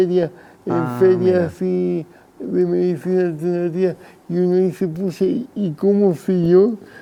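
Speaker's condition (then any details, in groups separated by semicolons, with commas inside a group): Cerebral palsy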